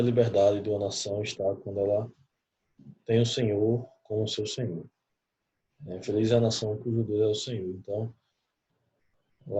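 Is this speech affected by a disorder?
No.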